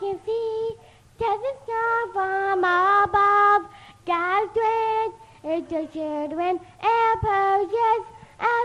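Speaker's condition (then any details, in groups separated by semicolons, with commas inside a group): Down syndrome; intellectual disability; 16 years old, reciting testimony and Bible verse, then singing; at age 8 unable to answer technical questions, father answered; once recited without pausing for breath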